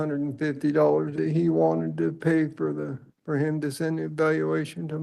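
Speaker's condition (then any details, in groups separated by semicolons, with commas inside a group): Parkinson's disease; severe, cannot write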